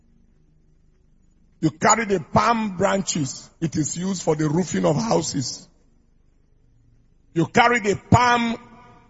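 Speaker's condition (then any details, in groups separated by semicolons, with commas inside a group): No condition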